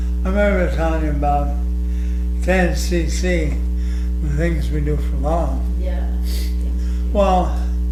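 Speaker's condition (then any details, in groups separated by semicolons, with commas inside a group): ALS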